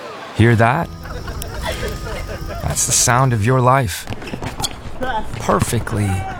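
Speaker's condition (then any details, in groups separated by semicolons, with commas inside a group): No condition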